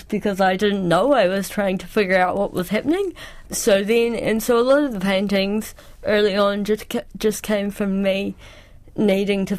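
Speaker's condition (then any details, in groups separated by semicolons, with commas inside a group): Cerebral palsy; cerebral palsy since childhood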